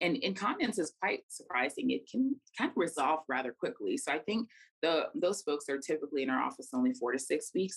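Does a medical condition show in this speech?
No.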